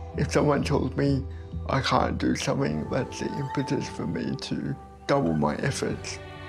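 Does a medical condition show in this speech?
Yes: cerebral palsy.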